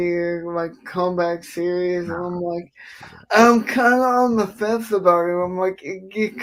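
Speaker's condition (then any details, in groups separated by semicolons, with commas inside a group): Cerebral palsy; affects speech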